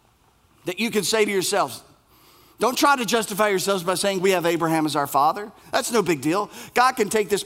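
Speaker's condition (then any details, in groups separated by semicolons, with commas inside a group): No condition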